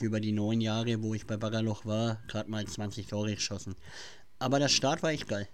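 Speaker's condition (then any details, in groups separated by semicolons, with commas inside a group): Cleft palate; since childhood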